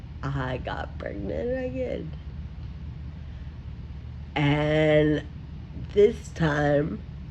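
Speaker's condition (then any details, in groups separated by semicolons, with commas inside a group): Friedreich ataxia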